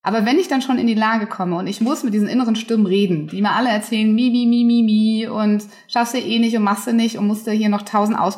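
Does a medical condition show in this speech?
No.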